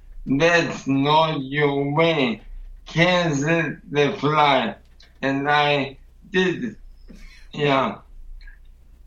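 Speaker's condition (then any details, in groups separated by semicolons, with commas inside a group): ALS; progressive muscle weakness first noticed doing push-ups, initially blamed on accident; sounds drunk to strangers, voice weakened and more bubbling since Camino, wife Steffi helps explain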